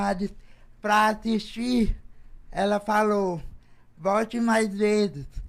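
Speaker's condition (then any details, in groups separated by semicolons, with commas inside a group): Cerebral palsy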